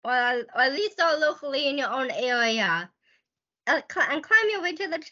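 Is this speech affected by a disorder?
Yes: Down syndrome.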